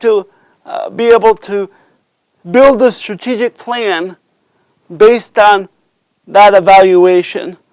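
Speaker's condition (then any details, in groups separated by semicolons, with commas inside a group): Cerebral palsy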